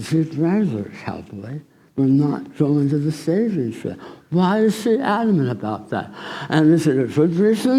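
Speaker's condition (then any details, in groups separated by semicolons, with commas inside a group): Tongue cancer surgery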